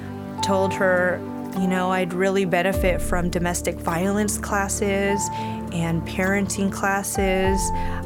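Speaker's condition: No condition

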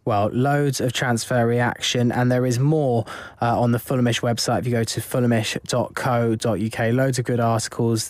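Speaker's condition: No condition

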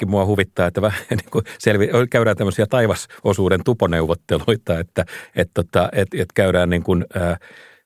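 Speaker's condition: No condition

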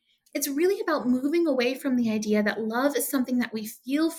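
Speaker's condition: No condition

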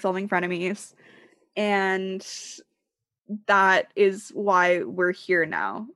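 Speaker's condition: No condition

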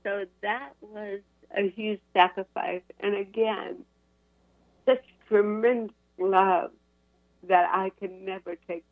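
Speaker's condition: Cerebral palsy; titanium neck limits looking up

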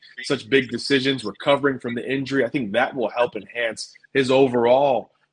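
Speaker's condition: No condition

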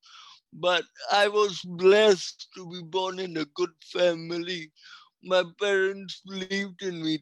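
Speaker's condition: Cerebral palsy; speech affected

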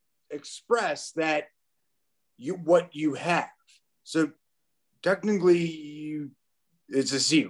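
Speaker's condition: Aphasia; aphasia caused by motorcycle wreck, now disabled

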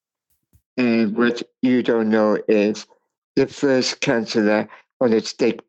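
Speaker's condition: Cerebral palsy; speech impairment

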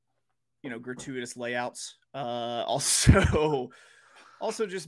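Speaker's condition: No condition

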